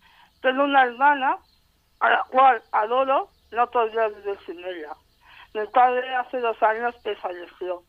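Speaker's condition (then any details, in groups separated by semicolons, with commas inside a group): Moebius syndrome; congenital facial paralysis, diagnosed at 25, small tongue, no smile or crying expression, poor balance; difficulty pronouncing labial sounds b, swallowing difficulty with choking risk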